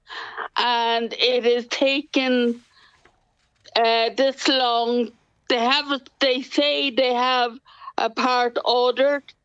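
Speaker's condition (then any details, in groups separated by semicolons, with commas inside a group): Cerebral palsy; cerebral palsy from birth, quadriplegia, legs fixed by surgery so don't bend, dependent on two carers and hoist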